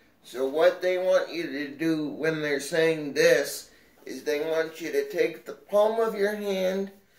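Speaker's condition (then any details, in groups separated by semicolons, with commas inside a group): Cerebral palsy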